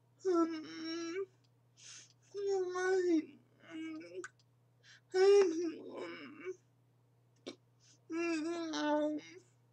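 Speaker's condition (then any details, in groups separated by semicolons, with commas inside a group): Cerebral palsy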